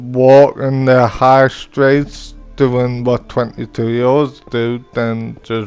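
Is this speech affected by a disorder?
Yes: cerebral ataxia; from birth, wheelchair.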